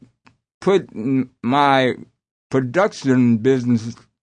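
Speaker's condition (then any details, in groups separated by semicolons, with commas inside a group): Aphasia after strokes; less noticeable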